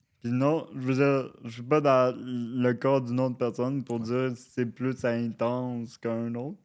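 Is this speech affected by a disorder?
Yes: cerebral palsy.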